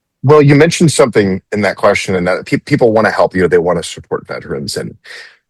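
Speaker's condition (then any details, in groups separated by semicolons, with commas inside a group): No condition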